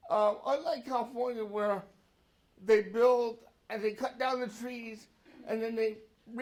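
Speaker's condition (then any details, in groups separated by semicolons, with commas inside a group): Cerebral palsy; brain cell damage at birth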